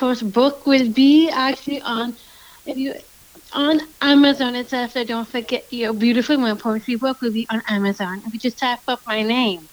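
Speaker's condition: Down syndrome

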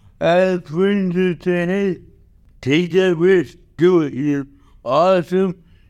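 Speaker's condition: Cerebral palsy

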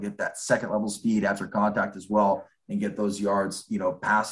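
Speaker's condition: No condition

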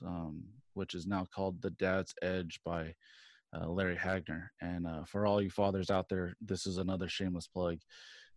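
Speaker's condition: No condition

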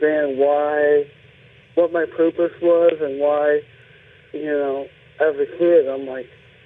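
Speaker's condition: Cerebral palsy; speech impediment while growing up

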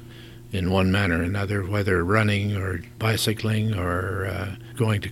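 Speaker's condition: Parkinson's disease; suspected about a year ago, confirmed after MRI nine months ago

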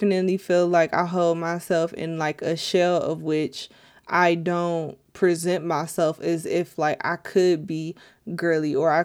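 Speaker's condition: No condition

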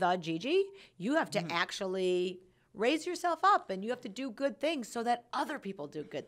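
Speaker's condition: No condition

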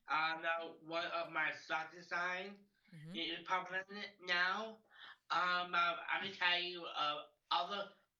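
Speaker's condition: Down syndrome; frequent repetitions and fillers, fragmented sentences, some unintelligible phrases, father often prompts and rephrases

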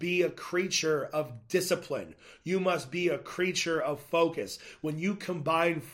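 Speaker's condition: No condition

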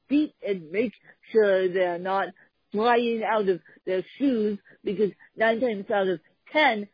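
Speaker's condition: Cerebral palsy; foot surgery

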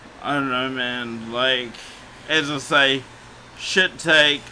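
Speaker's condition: Cerebral palsy; surgery at about age five due to cerebral palsy, morphine not allowed after it

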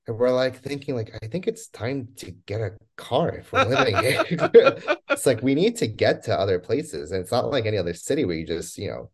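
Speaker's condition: No condition

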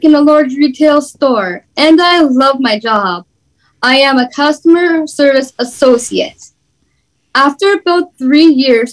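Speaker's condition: Down syndrome; visible disability

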